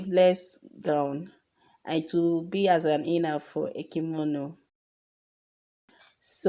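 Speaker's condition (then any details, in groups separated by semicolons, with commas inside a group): No condition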